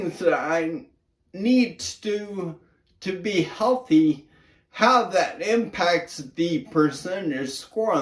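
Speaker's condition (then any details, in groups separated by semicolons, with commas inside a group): Brain injury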